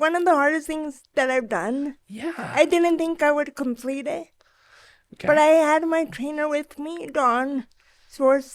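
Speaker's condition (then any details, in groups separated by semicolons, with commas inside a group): Cerebral palsy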